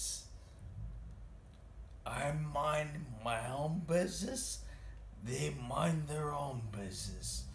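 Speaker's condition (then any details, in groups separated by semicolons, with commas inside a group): Traumatic brain injury; car accident at 28, multiple throat intubations; acquired at age 28 in car accident; speech difficulty from brain injury, throat pain when talking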